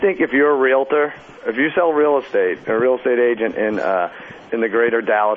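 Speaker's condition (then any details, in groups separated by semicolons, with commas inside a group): No condition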